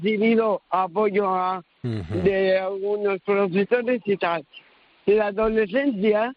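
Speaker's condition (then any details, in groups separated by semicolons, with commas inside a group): Cerebral palsy; diagnosed years later after MRI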